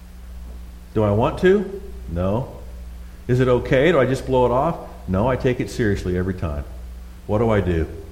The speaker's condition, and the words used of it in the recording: No condition.